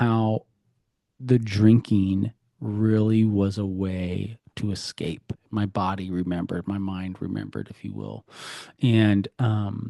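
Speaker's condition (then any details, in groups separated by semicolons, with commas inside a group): No condition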